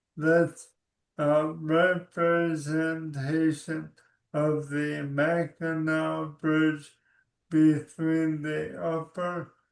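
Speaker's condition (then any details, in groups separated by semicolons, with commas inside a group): ALS; about 2 years since diagnosis, physical, occupational, speech therapy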